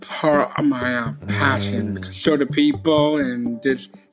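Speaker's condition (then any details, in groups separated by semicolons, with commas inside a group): Down syndrome; genetic, extra copy of chromosome 21, known before age three; stutters when unsure what to say next, no stutter when acting from script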